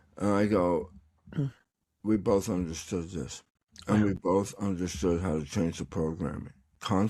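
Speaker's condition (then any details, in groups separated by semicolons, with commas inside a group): Tongue cancer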